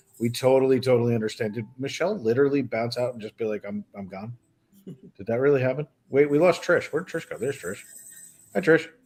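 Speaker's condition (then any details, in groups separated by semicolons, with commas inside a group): No condition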